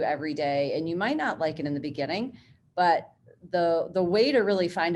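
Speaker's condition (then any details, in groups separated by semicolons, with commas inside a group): No condition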